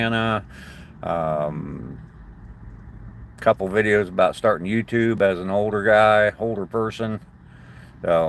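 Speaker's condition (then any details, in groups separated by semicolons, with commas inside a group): No condition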